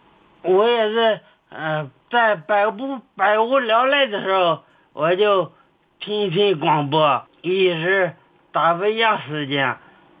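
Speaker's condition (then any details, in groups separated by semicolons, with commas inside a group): Cerebellar atrophy; onset at age fifteen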